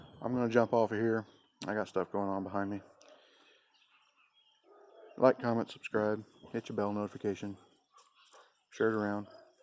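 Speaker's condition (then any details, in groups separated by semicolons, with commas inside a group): No condition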